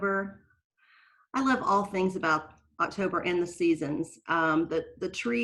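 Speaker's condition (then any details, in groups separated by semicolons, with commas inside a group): No condition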